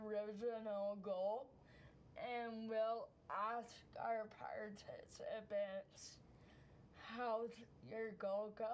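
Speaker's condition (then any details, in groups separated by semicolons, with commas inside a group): Cerebral palsy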